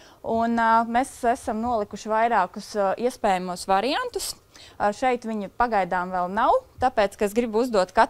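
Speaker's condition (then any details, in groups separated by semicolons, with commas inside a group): No condition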